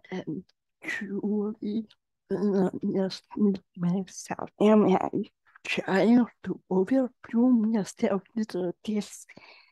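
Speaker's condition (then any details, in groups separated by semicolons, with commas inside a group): Generalized dystonia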